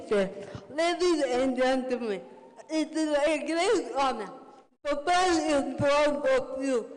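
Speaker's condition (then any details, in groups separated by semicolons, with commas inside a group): Cerebral palsy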